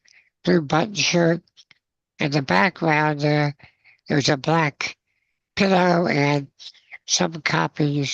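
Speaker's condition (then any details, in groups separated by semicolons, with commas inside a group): Spinal muscular atrophy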